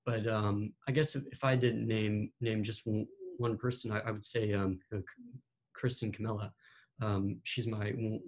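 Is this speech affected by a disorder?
Yes: stuttering; stutter present as long as remembered, lots of speech therapists, attended Camp Shoutout for people who stutter; aims to improve fluency through public speaking, listeners sometimes say spit it out or slow down; here repeated sounds, repeated words, prolonged sounds.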